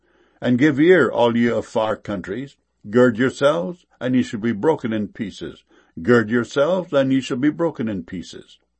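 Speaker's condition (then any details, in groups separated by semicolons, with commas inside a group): No condition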